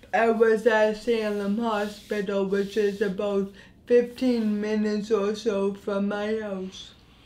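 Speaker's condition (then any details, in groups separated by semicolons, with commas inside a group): Anoxic brain injury; had breathing tube, speech therapy recommended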